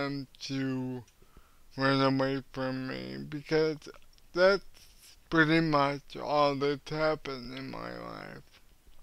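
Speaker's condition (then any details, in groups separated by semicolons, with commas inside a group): Cerebral palsy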